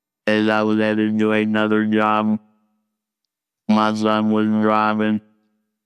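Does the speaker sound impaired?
Yes: laryngectomy, total laryngectomy with electrolarynx; voice box removed for laryngeal cancer from smoking cigarettes.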